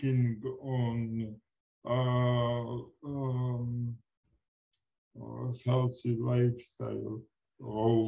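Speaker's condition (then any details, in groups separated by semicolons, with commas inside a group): Cerebral palsy; from birth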